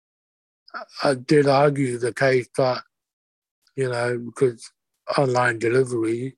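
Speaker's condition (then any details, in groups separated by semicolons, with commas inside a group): Muscular dystrophy; progressive illness; advanced, needs a lot of help with all personal care, personal assistants funded by Leicester Council; illness also affects speech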